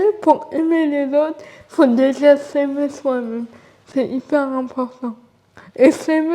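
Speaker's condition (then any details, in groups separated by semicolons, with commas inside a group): Cerebral palsy; from birth, uses wheelchair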